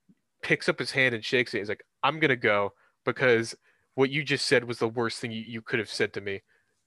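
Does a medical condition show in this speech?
No.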